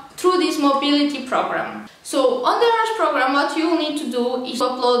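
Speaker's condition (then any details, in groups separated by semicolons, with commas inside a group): No condition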